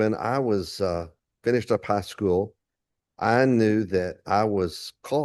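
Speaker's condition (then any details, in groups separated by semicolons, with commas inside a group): No condition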